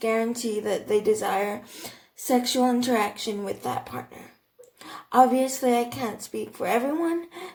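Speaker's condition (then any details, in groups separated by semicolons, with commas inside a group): Cerebral palsy, athetoid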